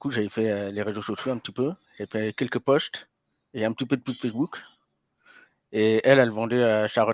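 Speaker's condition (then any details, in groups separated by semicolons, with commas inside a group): Hearing impairment from birth; congenital hearing loss, diagnosed around age 4, lip reading since birth, school to learn spoken French; learned to speak at age 4, slight effect on speech noticeable now and then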